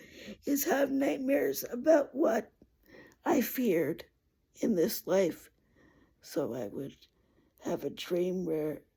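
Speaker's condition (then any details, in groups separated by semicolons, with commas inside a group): Cerebral palsy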